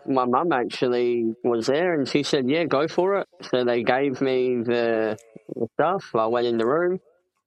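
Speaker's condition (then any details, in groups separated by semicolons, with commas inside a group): Cleft palate; congenital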